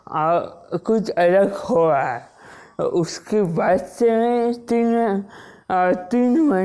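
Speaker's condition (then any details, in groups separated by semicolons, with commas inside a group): Wilson's disease; onset at age 16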